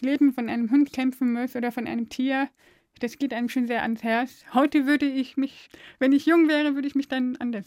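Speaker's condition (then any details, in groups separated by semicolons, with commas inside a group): Deafness; speaks very clearly, spoken language learned via early intervention, mother, Aachen deaf kindergarten, balloons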